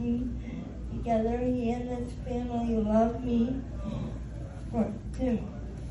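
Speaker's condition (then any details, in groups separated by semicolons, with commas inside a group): Cerebral palsy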